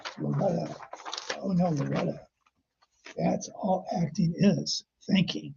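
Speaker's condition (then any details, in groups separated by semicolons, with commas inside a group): No condition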